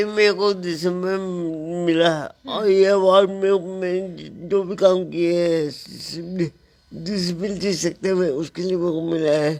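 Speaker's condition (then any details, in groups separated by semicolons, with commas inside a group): Cerebral palsy; from birth, spasticity, muscle tightness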